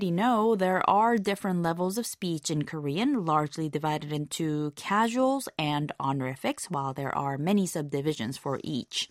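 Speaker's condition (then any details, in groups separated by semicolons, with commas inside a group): No condition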